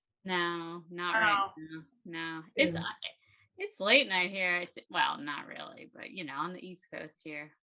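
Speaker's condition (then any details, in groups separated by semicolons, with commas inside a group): No condition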